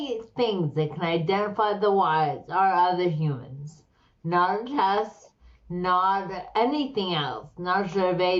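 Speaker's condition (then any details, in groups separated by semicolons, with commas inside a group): Slurred speech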